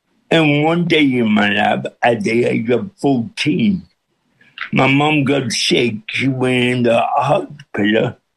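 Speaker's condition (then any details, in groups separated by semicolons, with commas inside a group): Cerebral palsy with speech impediment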